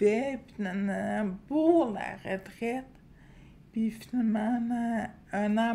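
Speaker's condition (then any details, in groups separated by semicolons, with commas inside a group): Friedreich's ataxia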